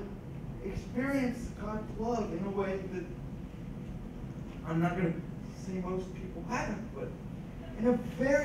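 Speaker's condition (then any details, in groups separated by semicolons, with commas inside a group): Cerebral palsy; scoliosis, spinal rebuild surgery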